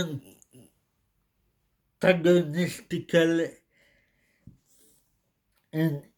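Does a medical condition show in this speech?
Yes: cerebral palsy.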